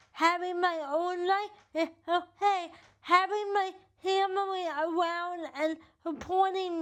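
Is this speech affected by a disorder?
Yes: cerebral palsy, spastic.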